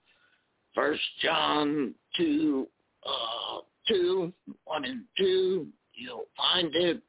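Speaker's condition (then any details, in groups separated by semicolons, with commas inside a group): Spasmodic dysphonia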